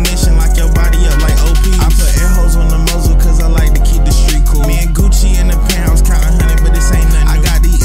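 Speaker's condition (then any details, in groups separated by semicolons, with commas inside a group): No condition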